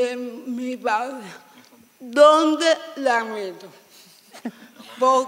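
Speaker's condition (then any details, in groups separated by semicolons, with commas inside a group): Severe cerebral palsy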